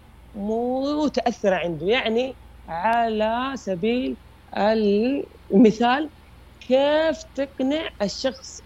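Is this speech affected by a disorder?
Yes: stuttering; milder than many others, therapy begun about two years ago, cognitive behavioral therapy, strategy training; here repeated sounds, prolonged sounds.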